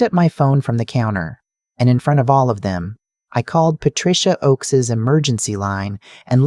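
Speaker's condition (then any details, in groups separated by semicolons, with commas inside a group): No condition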